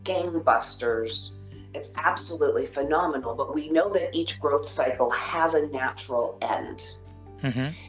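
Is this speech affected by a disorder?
No.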